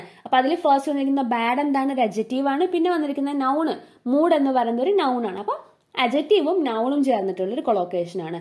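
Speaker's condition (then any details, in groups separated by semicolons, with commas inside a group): No condition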